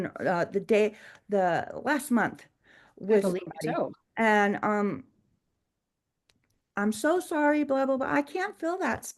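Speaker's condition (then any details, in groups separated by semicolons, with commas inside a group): No condition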